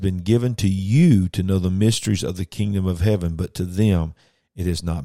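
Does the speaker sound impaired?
No.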